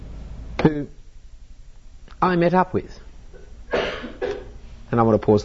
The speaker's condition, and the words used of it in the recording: None; typical speech.